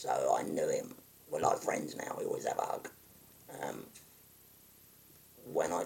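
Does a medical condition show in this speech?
Yes: total laryngectomy; stage 4 laryngeal cancer, total laryngectomy by Mr. Tagar, head and neck chemoradiotherapy, one-ear deafness, anosmia; recently finished treatment, no evidence of disease, shoulder nerve pain, on opioids, sleeps upright, legs weak; voice valve speech, leaks leave no voice, electrolarynx backup, not heard in groups, swallow about 10%.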